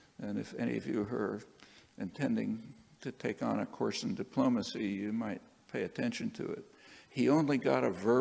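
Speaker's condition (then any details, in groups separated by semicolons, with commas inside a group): No condition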